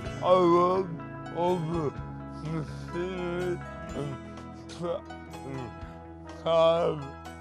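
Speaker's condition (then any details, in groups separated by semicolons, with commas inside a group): Cerebral palsy; from birth, affects movement and speech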